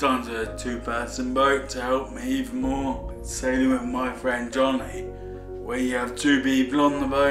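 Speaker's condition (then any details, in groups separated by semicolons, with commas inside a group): Friedreich's ataxia; degenerative, feet worst, distal limbs most affected; onset age 13, back operation, wheelchair; face and tongue less affected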